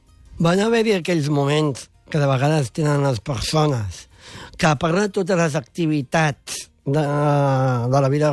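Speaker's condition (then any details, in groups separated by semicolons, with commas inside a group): Down syndrome; congenital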